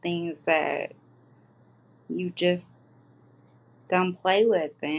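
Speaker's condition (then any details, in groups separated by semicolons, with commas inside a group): Traumatic brain injury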